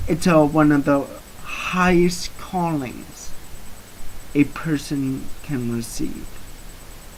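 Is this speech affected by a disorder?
Yes: cerebral palsy.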